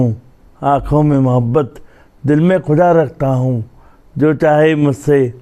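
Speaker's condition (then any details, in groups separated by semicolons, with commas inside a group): Cerebral palsy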